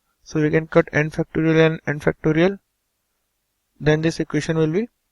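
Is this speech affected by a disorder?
No.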